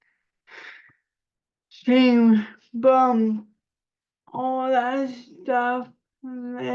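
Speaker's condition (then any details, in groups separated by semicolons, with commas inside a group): Cerebral palsy; spasticity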